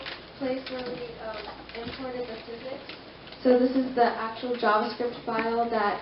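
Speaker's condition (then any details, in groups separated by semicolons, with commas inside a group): No condition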